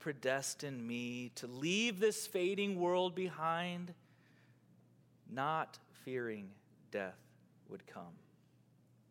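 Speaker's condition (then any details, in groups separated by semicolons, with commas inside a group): No condition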